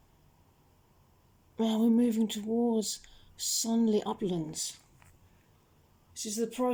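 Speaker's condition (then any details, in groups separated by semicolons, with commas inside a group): No condition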